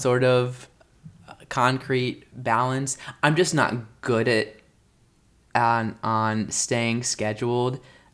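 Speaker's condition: Stuttering; not caused by nervousness; pauses searching for a word; varies with excitement, worse when hurt, stuttered on tour stage, stuttered a lot in Grease audition; blocks

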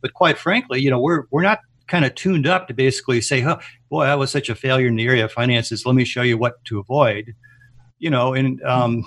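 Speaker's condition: No condition

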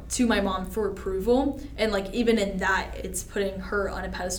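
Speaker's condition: No condition

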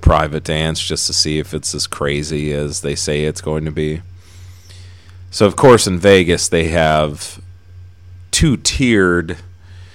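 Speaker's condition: No condition

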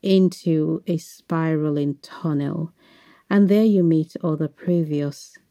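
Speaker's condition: No condition

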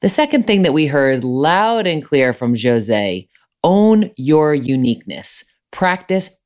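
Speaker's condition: No condition

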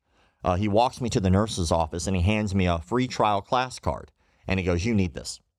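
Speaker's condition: Cleft lip and palate

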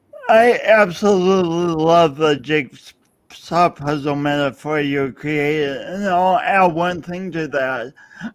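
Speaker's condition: Speech impediment; slow speech

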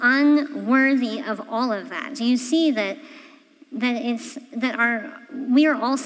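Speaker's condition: Cleft palate; congenital

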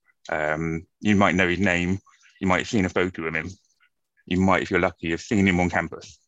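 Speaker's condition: Profound deafness, acquired from meningitis

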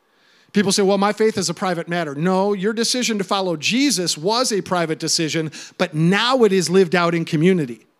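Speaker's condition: No condition

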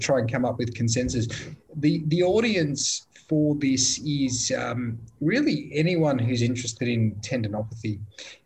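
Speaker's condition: No condition

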